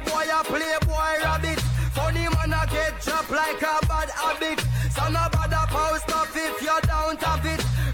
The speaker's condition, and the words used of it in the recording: None; typical speech.